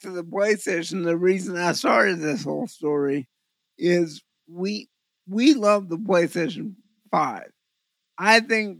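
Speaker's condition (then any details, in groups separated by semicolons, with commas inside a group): Cerebral palsy; eyes weird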